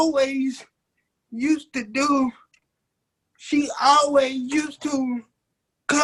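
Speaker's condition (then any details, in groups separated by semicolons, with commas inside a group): Cerebral palsy; uses wheelchair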